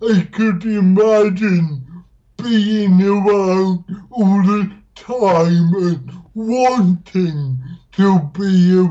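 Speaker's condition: Dysarthria; once barely intelligible

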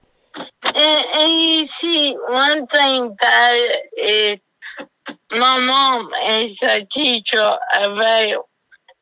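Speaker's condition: Cerebral palsy; doctor told mother of diagnosis

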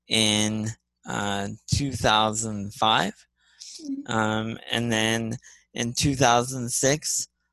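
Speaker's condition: Spastic cerebral palsy; once on 24 medications

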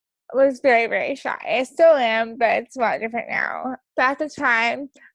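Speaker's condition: Cerebral palsy; wheelchair use, onset before birth

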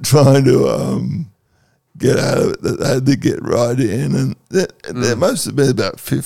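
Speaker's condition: Cerebral palsy; Pfizer chosen on doctor's advice over AstraZeneca due to blood clot risk

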